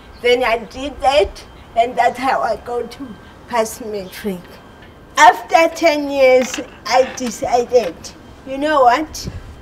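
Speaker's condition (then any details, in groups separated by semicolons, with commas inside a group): Cerebral palsy; speech impediment, understandable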